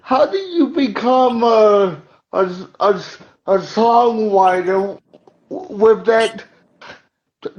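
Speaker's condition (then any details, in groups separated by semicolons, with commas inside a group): Cerebral palsy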